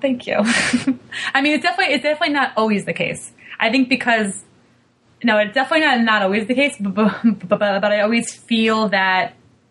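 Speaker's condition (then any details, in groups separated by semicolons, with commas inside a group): Stuttering; therapy over past 3 years: fluency shaping, stuttering modification, voluntary stuttering, subway talks with strangers; stutters when not monitoring, mostly at work, sometimes hides it, also stutters openly, words rush out; repeated sounds, repeated words, blocks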